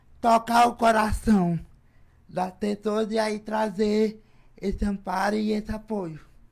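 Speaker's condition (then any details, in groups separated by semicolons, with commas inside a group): Cerebral palsy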